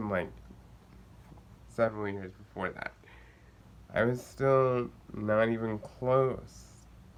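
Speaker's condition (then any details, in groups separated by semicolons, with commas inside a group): Cerebral palsy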